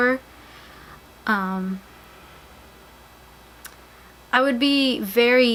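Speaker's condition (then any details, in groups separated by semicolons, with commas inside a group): No condition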